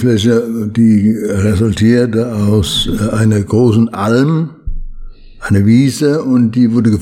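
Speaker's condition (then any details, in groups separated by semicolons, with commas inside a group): Parkinson's disease; slowed movements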